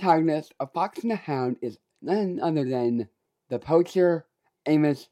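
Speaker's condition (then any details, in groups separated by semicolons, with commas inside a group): Down syndrome; able to do public speaking, able to express self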